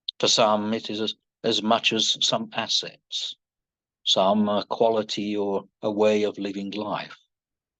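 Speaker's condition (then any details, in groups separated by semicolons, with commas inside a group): No condition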